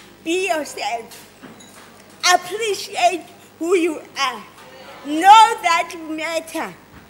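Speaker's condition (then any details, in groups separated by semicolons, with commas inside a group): Cerebral palsy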